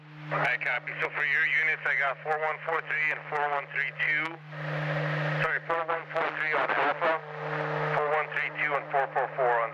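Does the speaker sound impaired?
No.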